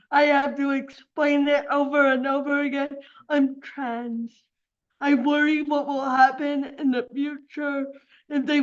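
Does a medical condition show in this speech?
Yes: cerebral palsy; affects speech.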